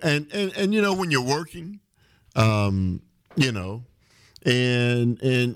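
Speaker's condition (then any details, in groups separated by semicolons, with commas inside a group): No condition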